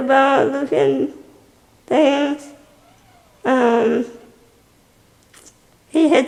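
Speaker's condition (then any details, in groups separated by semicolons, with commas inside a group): Spinal muscular atrophy type 2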